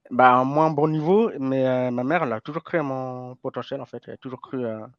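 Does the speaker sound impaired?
Yes: hearing impairment from birth; congenital hearing loss, diagnosed around age 4, lip reading since birth, school to learn spoken French; learned to speak at age 4, slight effect on speech noticeable now and then.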